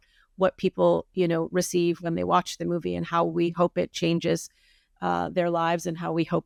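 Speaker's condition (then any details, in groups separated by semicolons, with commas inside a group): No condition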